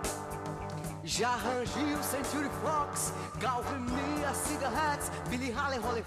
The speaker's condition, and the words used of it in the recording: No condition.